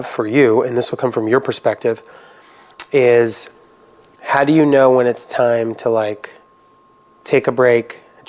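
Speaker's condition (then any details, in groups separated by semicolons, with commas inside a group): No condition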